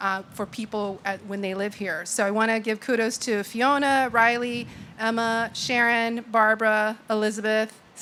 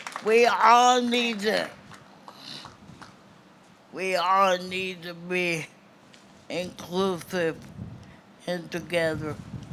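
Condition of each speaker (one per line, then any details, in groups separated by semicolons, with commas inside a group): No condition
Cerebral palsy; present from birth, premature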